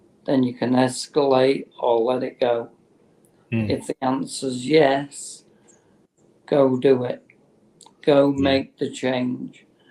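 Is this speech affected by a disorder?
Yes: motor neurone disease; terminal, no cure.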